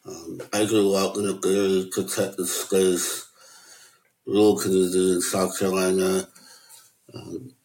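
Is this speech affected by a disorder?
Yes: Möbius syndrome; lifelong rare disability, no facial expressions, no facial nerve control, cannot smile or frown, affects hearing and eyesight; incomplete lip closure, certain letters hard to pronounce, not understood by everybody.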